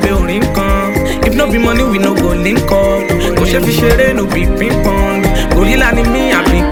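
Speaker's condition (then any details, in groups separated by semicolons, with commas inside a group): No condition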